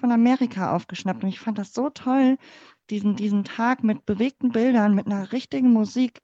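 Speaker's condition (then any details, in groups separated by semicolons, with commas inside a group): Cleft palate; congenital, born in former GDR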